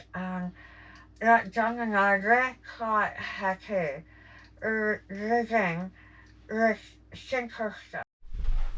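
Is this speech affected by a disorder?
Yes: jaw cancer surgery; no speech with tracheostomy, speaks since removal.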